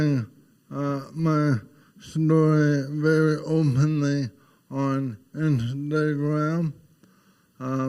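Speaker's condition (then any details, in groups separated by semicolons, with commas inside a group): ALS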